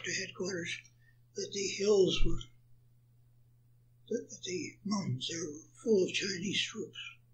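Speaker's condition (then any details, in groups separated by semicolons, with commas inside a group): Parkinson's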